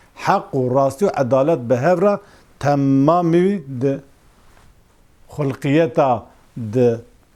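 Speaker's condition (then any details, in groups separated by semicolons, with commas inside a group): No condition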